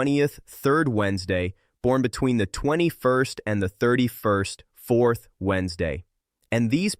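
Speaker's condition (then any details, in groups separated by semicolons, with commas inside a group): No condition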